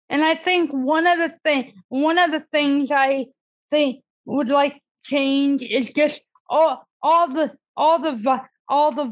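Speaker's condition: Cerebral palsy; disability since childhood

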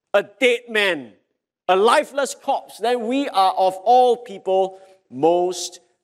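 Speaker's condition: No condition

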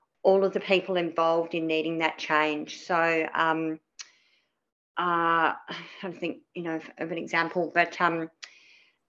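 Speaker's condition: Cleft palate; lots of childhood speech therapy

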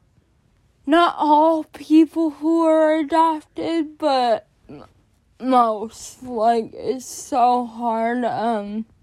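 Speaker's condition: Cerebral palsy; born addicted

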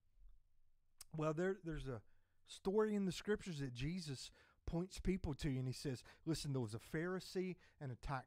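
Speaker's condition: No condition

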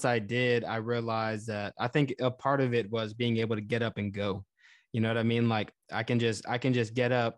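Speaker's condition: No condition

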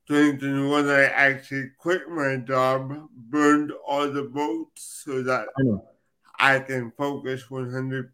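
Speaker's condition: Cerebral palsy; from birth

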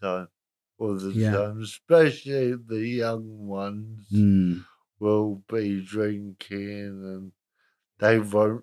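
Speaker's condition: Cerebral palsy, moderate; spastic

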